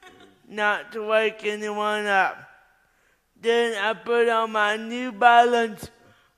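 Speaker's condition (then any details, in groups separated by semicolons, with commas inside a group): Cerebral palsy; allow straightening arm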